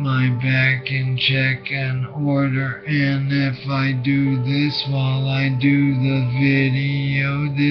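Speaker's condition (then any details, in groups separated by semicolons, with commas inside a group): Brain injury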